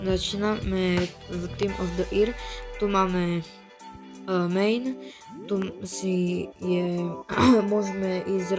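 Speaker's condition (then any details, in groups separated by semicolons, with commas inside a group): No condition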